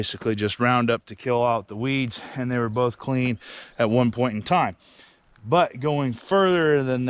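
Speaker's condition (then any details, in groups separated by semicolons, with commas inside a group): No condition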